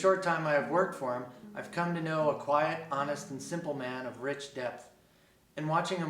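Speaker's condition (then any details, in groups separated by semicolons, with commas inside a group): No condition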